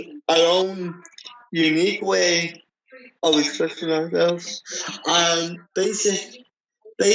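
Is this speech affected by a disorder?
Yes: cerebral palsy.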